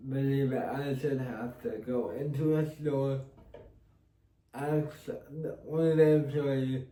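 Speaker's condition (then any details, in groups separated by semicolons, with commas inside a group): Cerebral palsy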